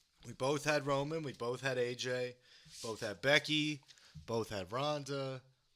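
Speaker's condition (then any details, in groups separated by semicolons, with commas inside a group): No condition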